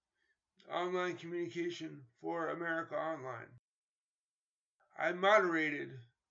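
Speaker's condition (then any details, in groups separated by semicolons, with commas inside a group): Cerebral palsy; later crutches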